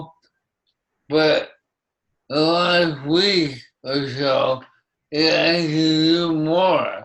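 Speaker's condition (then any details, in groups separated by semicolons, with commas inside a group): ALS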